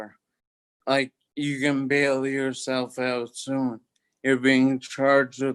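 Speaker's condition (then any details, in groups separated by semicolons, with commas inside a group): Toxic leukoencephalopathy, locked-in syndrome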